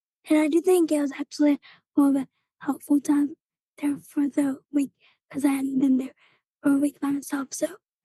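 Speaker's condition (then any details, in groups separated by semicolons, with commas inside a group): Cerebral palsy; recent surgery involving catheters, ongoing therapy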